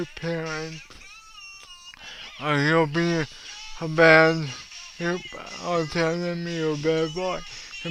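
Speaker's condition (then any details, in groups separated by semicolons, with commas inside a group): Cerebral palsy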